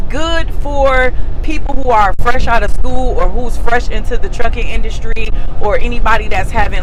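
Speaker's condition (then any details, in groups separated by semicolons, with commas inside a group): No condition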